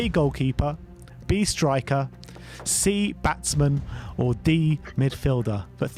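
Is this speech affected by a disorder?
No.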